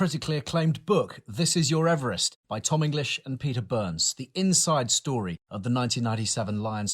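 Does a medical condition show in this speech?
No.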